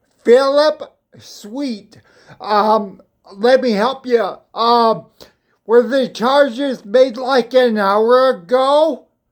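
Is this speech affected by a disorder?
Yes: spinocerebellar ataxia; speech sounds drunk.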